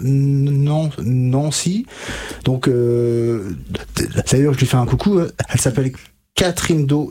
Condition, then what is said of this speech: Stuttering. Voilà, donc on a fait un gros travail, elle m'a appris des techniques pour que je sois plus fluent.